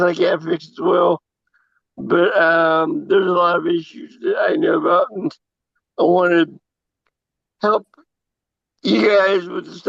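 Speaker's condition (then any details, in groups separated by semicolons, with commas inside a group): Cerebral palsy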